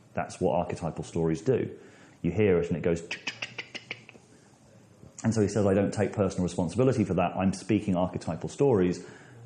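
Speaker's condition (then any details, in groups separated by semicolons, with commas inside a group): No condition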